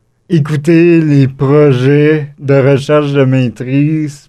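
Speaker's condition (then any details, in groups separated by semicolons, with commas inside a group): Cerebral palsy; acquired, wheelchair user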